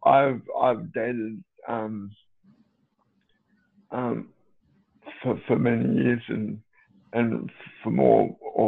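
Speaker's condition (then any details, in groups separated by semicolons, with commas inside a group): Cerebral palsy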